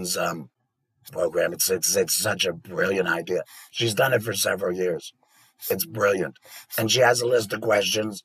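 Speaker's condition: Laryngectomy; speaks by forcing lung air through prosthesis flap into esophagus, esophageal segment changes speech

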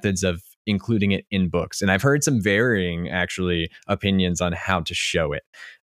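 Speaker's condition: No condition

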